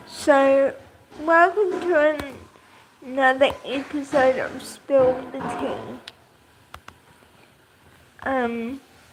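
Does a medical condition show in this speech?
Yes: cerebral palsy.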